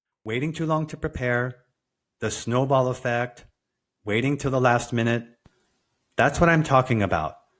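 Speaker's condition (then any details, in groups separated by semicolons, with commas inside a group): No condition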